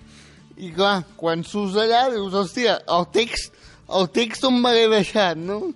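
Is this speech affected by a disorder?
Yes: spastic quadriplegic cerebral palsy; uses wheelchair.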